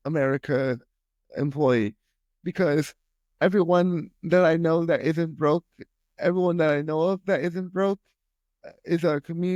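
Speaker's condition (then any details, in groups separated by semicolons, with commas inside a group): Spastic quadriplegic cerebral palsy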